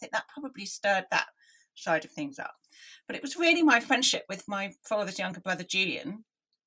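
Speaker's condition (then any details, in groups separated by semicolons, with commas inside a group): Deafness; deaf from early age, analog hearing aids in childhood, hopeless and unwieldy, listening took effort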